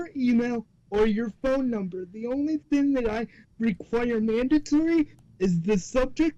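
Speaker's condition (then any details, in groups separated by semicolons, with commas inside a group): Cerebral palsy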